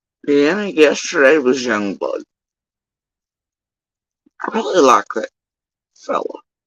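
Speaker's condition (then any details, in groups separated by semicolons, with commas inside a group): Facial paralysis after surgery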